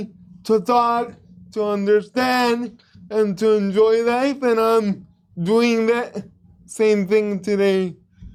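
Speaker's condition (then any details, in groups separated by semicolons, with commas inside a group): Cerebral palsy; cord asphyxiation at birth, limits walking and daily tasks; occupational, physical and speech therapy; speech therapy for communication skills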